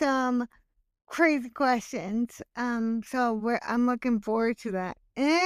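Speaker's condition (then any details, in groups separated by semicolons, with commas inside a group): Hemiplegic cerebral palsy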